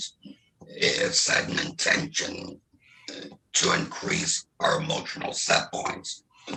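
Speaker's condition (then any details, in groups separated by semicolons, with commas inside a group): Laryngectomy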